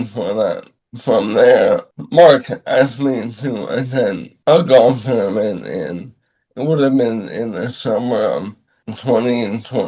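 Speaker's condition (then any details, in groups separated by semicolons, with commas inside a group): ALS; about two years since onset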